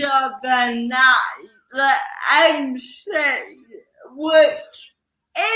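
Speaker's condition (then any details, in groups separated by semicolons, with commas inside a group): Cerebral palsy; slow speech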